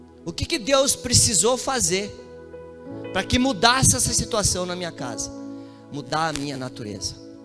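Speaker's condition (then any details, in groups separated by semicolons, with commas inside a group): No condition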